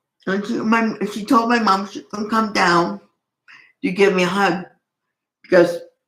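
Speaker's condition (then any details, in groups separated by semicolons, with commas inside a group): Cerebral palsy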